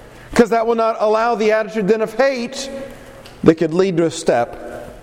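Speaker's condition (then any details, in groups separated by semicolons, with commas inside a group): No condition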